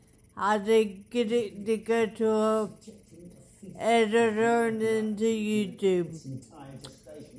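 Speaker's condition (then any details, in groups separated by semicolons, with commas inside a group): Traumatic brain injury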